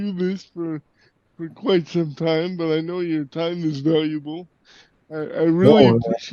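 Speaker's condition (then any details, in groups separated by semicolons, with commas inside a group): Cerebral palsy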